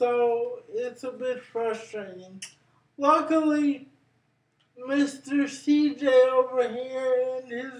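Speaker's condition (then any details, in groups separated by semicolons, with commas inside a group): Cerebral palsy; brain injury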